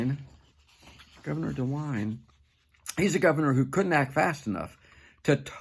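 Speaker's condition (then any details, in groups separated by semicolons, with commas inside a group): No condition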